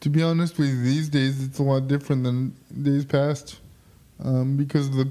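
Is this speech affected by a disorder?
Yes: quad spastic cerebral palsy, spastic quadriplegic; chronic pain, ongoing spasticity, spastic laughter.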